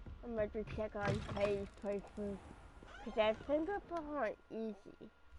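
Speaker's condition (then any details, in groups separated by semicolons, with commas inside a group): Cerebral palsy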